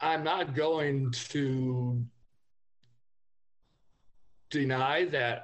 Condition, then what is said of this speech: Stuttering. And so when I have to introduce myself, that's always a big moment of anxiety, just because I know it's going to happen.